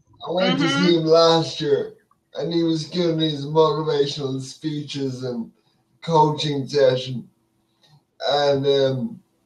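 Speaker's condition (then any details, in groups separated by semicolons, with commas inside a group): Cerebral palsy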